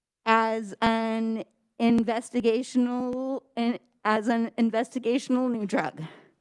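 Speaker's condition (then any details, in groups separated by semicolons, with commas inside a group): Cerebral palsy; stutters, clearer when medicated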